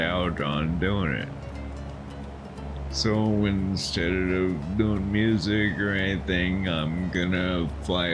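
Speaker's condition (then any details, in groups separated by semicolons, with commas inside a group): Friedreich's ataxia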